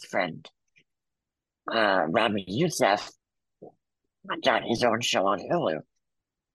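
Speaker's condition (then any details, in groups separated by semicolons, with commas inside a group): Muscular dystrophy; congenital, wheelchair user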